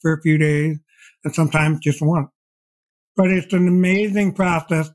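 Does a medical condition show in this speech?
Yes: deafblindness; progressive.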